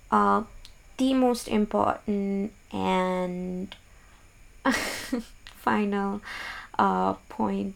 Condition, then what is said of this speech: Stuttering. Also, I have a bad stammer and GWA has helped me, perform stuff and sort of get over that hang up.